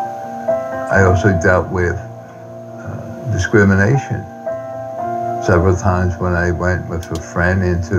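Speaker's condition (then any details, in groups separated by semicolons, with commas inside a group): Tardive dyskinesia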